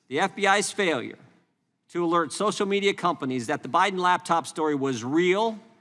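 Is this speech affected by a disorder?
No.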